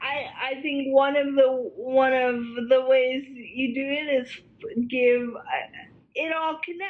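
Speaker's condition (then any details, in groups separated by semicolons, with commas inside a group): Cerebral palsy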